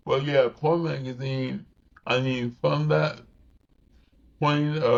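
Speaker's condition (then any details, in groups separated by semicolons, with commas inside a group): Cerebral palsy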